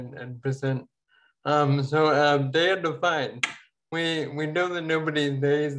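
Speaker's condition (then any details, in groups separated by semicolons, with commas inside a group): Ataxia; falls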